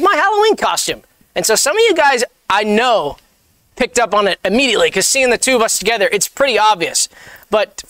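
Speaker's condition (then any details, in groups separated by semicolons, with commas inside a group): No condition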